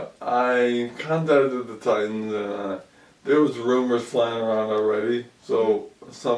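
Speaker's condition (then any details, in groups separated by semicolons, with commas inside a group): ALS; about 2 years since onset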